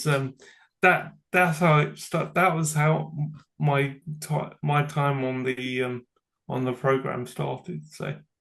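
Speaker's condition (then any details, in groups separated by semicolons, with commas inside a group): Cerebral palsy; from birth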